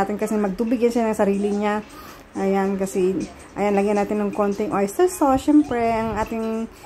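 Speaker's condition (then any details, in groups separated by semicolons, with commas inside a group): No condition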